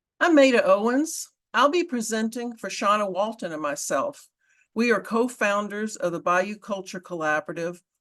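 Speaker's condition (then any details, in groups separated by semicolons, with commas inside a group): No condition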